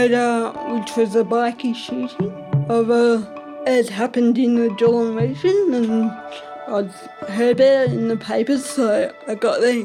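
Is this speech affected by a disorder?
Yes: ataxic cerebral palsy.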